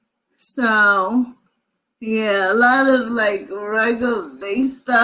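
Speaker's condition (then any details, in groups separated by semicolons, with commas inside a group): Cerebral palsy; from birth, difficult delivery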